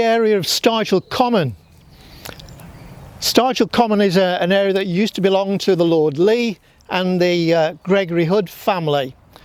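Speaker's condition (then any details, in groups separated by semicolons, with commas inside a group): No condition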